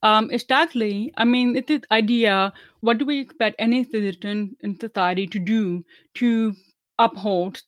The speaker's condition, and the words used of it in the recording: Deafness. I mean, I can't tell you how many times people have said to me, you speak really well for a deaf person.